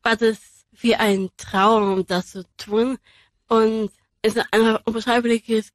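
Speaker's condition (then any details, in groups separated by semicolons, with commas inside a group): Down syndrome; trisomy 21, three copies of chromosome 21, genetic anomaly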